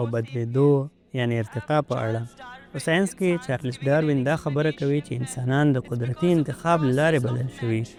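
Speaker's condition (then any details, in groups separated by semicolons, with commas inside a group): No condition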